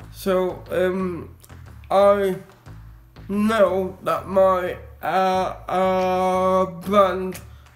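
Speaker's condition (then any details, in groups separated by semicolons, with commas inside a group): Cerebral palsy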